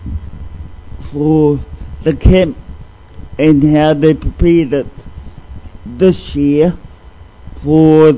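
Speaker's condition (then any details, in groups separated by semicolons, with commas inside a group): Cerebral palsy; discovered at age 2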